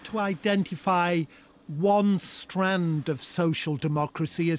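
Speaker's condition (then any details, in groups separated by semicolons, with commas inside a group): No condition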